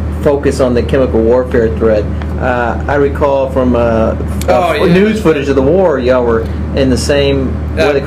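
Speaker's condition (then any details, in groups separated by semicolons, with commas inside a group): No condition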